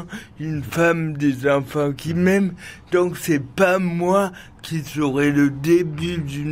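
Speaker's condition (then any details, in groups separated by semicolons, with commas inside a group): Cerebral palsy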